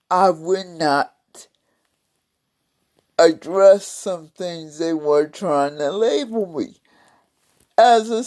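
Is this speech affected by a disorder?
Yes: cerebral palsy; several unnoticed strokes.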